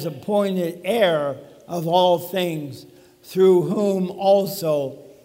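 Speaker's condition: ALS; wearing foot brace for first time

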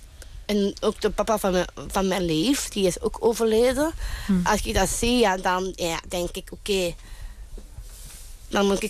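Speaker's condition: Down syndrome; intellectual disability; sometimes has to call out, occasional voice strain from calling out

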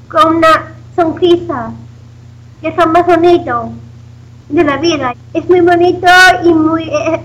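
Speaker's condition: Down syndrome; self-described good language

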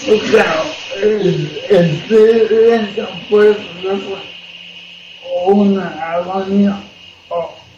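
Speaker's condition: Cerebral palsy; cerebral palsy from birth, could not walk in childhood, carried in baby chair until almost age 6; host Sinda Miranda interprets and repeats speech throughout interview, poems voiced by Diego Rodríguez

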